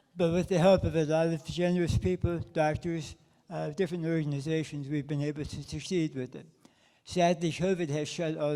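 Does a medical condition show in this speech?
Yes: stage 4 tongue cancer; stage 4 at diagnosis, about 18 years since diagnosis.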